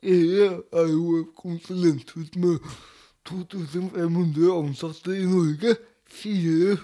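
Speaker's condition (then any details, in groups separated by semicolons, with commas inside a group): Cerebral palsy; speech difficulties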